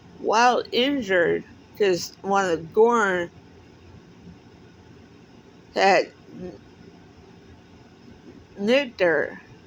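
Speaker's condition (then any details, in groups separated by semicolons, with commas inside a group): Cerebral palsy; speaks differently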